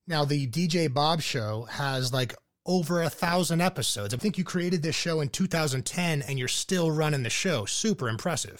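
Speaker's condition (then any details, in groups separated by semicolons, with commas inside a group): No condition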